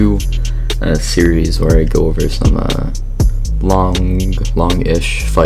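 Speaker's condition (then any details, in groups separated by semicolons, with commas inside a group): No condition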